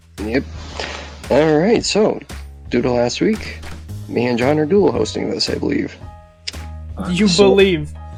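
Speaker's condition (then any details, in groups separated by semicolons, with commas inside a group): No condition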